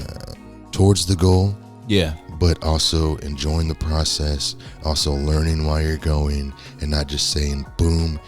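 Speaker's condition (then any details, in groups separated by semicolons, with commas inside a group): No condition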